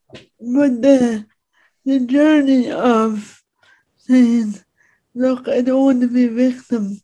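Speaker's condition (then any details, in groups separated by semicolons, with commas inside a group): Speech impediment; disabled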